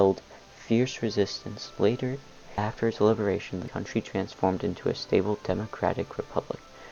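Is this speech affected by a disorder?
No.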